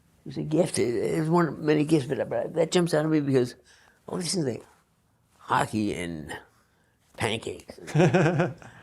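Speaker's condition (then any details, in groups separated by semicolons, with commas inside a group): Parkinson's disease; onset involuntary pinky movement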